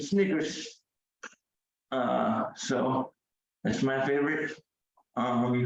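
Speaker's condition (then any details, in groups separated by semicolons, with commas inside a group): Cerebral palsy, severe; wheelchair user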